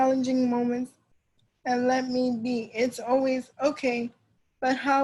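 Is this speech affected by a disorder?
Yes: cerebral palsy; diagnosed at 9 months.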